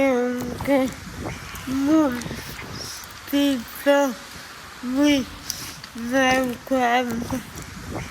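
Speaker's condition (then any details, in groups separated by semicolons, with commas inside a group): Cerebral palsy; from birth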